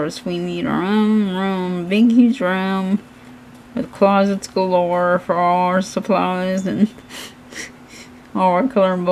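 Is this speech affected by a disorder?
Yes: cerebral palsy; hands affected, shaking.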